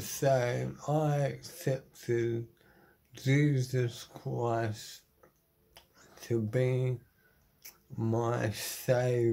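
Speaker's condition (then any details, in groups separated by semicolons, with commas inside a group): Motor neuron disease; terminal; body failing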